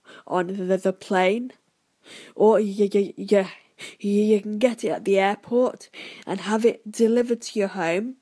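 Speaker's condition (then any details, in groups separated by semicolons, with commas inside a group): Stammer; cold, voice nasal and froggy, exaggerating speech as stammer technique; speech deliberately exaggerated, may sound strange, helps stammer and confidence; repeated sounds, repeated words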